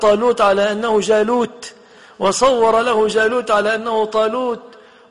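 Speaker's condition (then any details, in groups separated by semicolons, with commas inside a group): No condition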